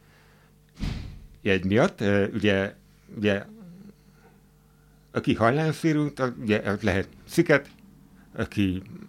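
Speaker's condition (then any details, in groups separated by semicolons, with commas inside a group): Hearing impairment, hard of hearing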